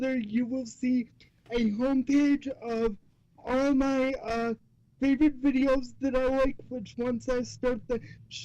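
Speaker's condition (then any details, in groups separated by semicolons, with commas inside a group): Cerebral palsy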